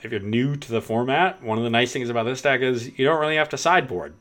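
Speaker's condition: No condition

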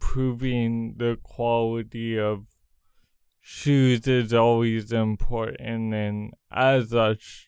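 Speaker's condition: Cerebral palsy; congenital

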